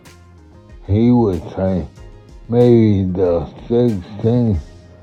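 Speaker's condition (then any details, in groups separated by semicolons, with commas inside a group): Multiple sclerosis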